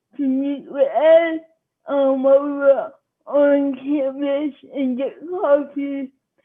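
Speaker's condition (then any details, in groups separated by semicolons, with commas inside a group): Cerebral palsy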